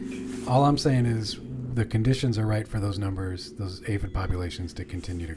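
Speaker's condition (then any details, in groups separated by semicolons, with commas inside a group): No condition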